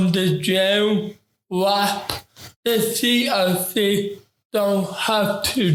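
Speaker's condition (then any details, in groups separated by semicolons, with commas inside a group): Ataxic cerebral palsy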